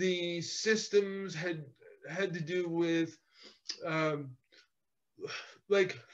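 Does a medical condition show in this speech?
Yes: cerebral palsy; physical therapy in childhood.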